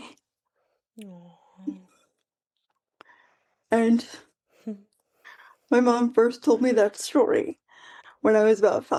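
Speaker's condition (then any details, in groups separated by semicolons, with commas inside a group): Quadriplegic cerebral palsy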